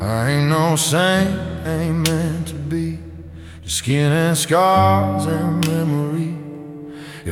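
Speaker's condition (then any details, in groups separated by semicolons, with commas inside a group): No condition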